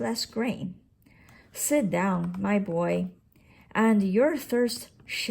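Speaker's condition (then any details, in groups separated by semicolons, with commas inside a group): No condition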